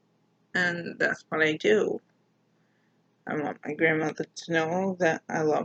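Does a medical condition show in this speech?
Yes: mild cerebral palsy; mild, birth injury, affects legs, cannot stand long; walks, sore legs, possibly walker.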